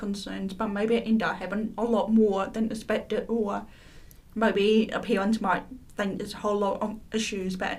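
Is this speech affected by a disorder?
Yes: profound deafness.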